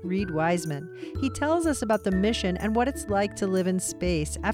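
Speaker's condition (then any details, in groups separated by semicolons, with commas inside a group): No condition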